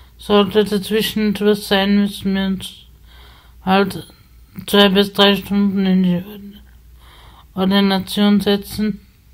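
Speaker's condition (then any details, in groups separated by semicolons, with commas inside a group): Spasticity from birth; multiple sclerosis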